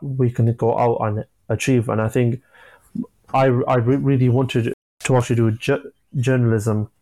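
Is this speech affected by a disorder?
Yes: stammering; stammer since childhood, early NHS speech and language therapy in group with others who stammer, told could never speak fluently; not a fluent speaker, openly admits stammer; here repeated sounds, repeated words, blocks.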